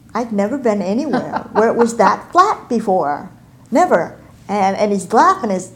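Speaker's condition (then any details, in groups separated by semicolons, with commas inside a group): Cleft palate and cleft lip; congenital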